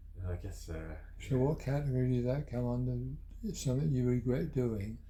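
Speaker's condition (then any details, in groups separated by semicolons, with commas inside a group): Parkinson's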